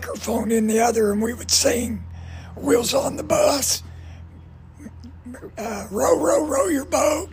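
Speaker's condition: Voice damage from cancer; cancer damage to voice box, fighting cancer about 10 years, given fatal prognosis 5 years ago; raspy voice, ongoing cancer fight, age 72; voice box destroyed by cancer

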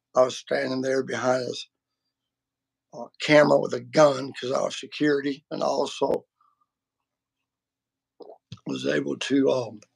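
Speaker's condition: Vocal cord surgery; multiple vocal cord surgeries

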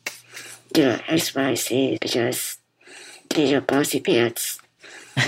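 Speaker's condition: Muscular dystrophy; bipap machine audible throughout conversation

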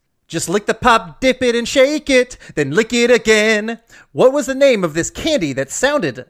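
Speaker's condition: No condition

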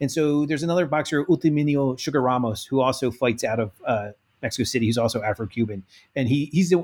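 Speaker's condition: No condition

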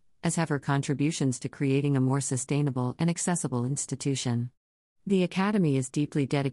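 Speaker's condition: No condition

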